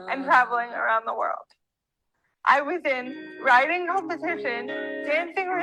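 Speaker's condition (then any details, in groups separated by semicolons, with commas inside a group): Cerebral palsy; severe, from birth, affects muscle control, walker, wheelchair, stander; involuntary muscle tightening when nervous, long-term physical therapy; shaky voice, worse when nervous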